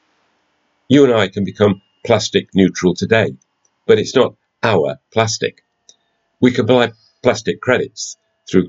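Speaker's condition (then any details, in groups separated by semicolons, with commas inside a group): No condition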